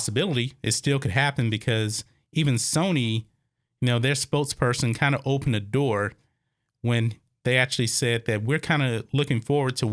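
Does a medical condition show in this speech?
No.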